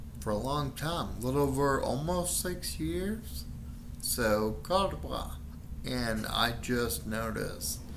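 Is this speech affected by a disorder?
Yes: Friedreich's ataxia.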